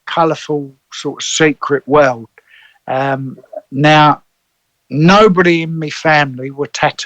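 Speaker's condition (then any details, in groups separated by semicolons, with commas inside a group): No condition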